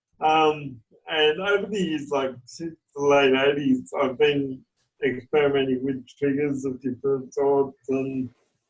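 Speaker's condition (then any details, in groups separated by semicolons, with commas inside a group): Cerebral palsy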